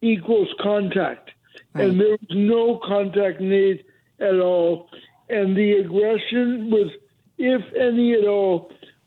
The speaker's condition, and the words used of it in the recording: Cerebral palsy. And the aggression was, if any at all, was in my voice.